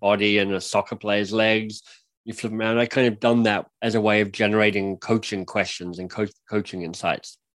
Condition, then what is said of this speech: Cleft palate. You know, I've got a speech impediment.